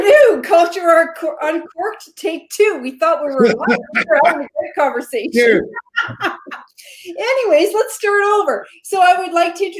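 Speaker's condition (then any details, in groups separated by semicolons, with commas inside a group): No condition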